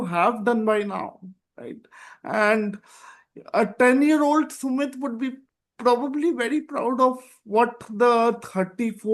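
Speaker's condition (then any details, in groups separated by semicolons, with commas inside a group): Cerebral palsy; present from birth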